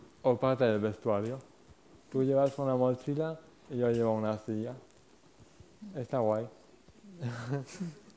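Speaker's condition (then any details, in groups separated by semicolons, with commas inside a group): Cerebral palsy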